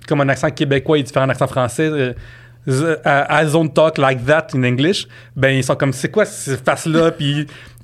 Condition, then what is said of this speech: Stuttering. Fait que des fois, tu vas m'entendre comme rusher des phrases, mais plus, dans mon cas, moi, il y a des mots qui ont de la misère à sortir